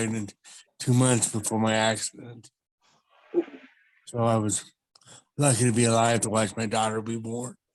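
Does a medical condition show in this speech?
Yes: traumatic brain injury; car crash.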